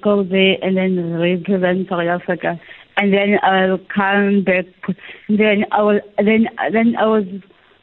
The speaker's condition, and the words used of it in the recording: Cerebral palsy. A nerve-wracking thing for anyone to engage with, let alone someone who does struggle with speech.